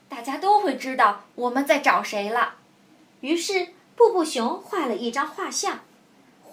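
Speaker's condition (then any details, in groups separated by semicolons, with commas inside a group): No condition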